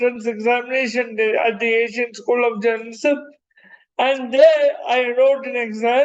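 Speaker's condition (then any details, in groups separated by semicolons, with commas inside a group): Cerebral palsy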